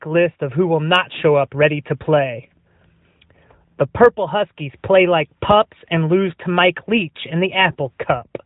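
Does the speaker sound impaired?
No.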